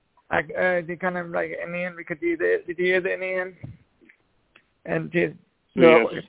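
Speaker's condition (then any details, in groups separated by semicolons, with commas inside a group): Cerebral palsy; voice improved over last year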